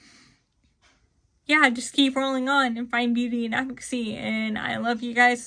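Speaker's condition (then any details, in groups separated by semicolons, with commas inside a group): Cerebral palsy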